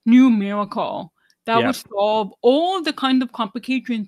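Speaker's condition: Deafness, severe

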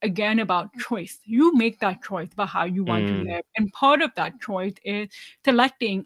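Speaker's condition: Deafness, 99% hearing loss

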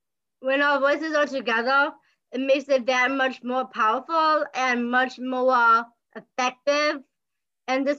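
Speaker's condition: Down syndrome

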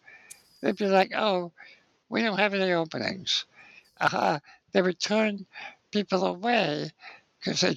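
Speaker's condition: Spinal muscular atrophy; lifelong wheelchair use

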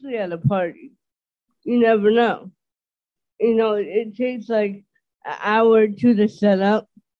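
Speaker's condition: Dysarthria; understandable

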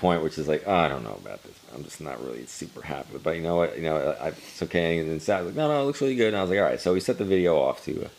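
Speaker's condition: No condition

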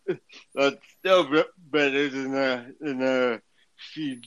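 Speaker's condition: Cerebral palsy; affects speech

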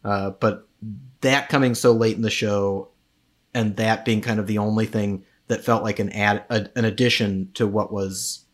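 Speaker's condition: No condition

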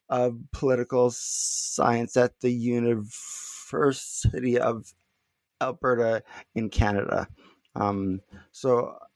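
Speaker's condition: Stuttering; little stuttering currently; prolonged sounds

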